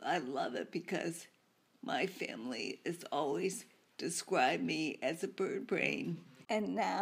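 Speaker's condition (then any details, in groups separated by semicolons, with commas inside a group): Multiple sclerosis; progressive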